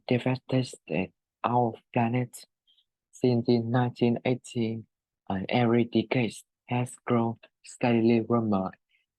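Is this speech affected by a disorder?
No.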